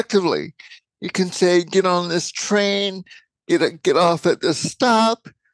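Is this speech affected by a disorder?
Yes: cerebral palsy.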